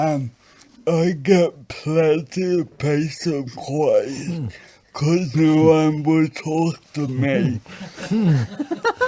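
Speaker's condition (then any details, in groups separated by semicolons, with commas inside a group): Acquired brain injury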